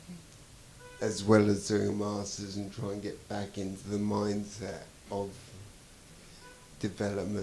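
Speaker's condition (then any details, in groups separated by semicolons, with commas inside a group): Traumatic brain injury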